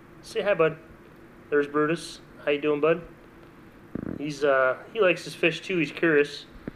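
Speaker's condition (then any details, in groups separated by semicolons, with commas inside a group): No condition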